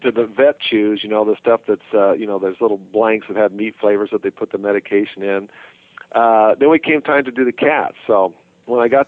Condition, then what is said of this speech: No condition.